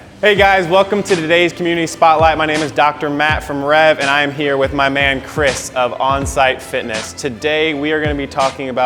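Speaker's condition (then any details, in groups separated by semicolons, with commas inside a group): No condition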